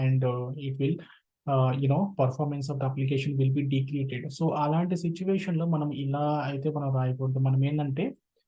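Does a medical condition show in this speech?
No.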